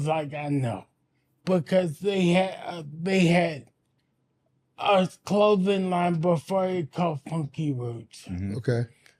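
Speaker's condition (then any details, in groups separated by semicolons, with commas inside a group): Anoxic brain injury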